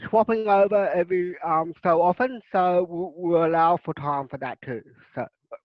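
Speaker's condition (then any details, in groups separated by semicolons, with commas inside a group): Cerebral palsy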